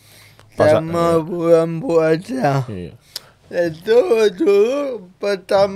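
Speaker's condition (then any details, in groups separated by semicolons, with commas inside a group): Cerebral palsy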